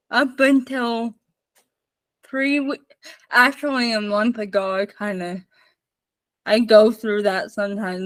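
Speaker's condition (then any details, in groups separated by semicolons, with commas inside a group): Spastic cerebral palsy, mixed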